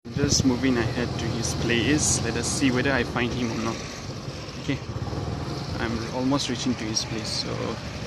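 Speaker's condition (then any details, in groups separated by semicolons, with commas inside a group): No condition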